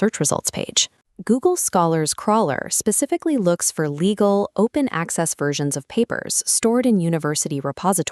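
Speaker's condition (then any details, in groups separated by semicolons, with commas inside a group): No condition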